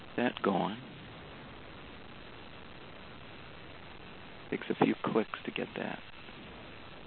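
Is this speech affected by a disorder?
No.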